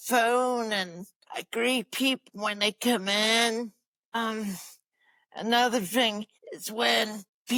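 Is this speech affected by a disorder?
Yes: cerebral palsy.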